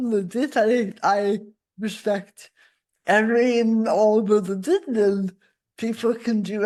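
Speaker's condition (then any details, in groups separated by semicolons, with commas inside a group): Cerebral palsy; spasticity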